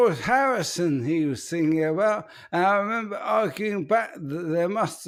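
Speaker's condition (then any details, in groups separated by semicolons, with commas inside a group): ALS; speech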